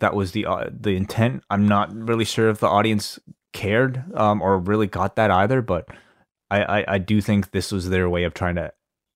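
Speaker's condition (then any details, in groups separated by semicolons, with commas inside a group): No condition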